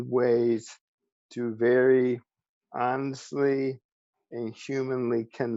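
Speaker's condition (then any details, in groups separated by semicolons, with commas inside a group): ALS; speech still preserved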